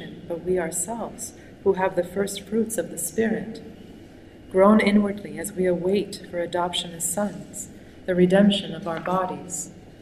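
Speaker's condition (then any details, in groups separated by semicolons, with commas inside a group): No condition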